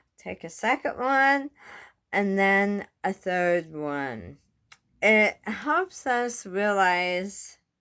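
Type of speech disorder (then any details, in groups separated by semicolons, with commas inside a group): Bulbar dysarthria; bulbar onset ALS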